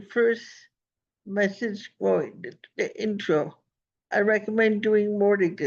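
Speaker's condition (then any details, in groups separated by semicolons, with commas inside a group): Cerebral palsy; first talked around age five, atypical speech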